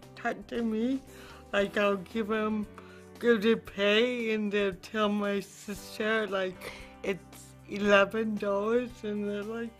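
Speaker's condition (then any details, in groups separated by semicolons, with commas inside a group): Cerebral palsy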